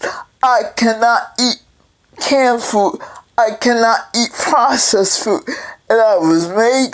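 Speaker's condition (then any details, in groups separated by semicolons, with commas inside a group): Cerebral palsy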